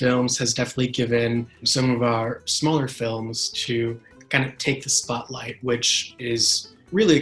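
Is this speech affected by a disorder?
No.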